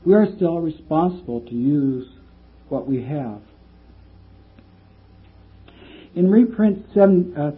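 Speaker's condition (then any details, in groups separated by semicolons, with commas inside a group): No condition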